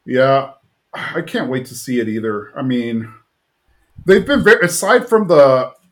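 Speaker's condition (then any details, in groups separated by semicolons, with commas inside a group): No condition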